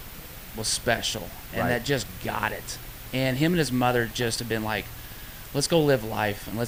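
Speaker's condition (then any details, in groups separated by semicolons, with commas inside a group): No condition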